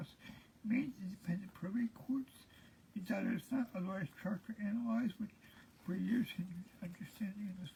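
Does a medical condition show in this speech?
Yes: cerebral palsy; present since birth.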